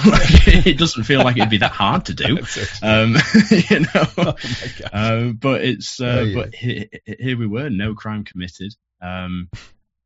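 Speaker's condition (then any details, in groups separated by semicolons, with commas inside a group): Stutter; quite distinctive stutter, distinct accent, noticeable enough to identify from voice on streams; repeated sounds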